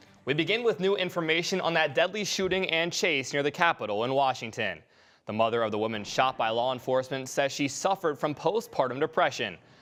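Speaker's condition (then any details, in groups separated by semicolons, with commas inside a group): No condition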